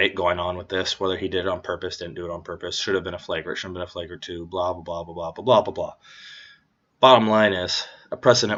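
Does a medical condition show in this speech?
No.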